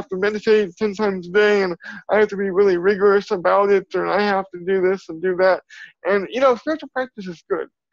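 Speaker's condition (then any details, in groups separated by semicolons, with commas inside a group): Cerebral palsy; from birth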